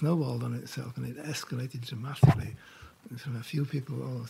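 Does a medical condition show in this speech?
Yes: Parkinson's; diagnosed about 4 years ago.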